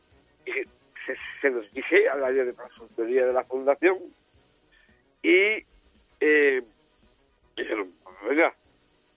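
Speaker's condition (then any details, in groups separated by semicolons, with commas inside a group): Down syndrome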